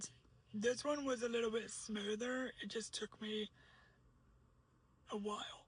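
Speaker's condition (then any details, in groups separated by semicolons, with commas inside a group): Cerebral palsy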